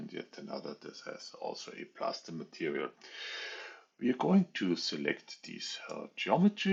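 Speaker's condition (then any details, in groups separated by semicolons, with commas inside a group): No condition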